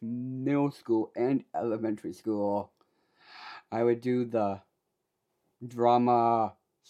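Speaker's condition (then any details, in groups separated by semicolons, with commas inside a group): Down syndrome; able to do public speaking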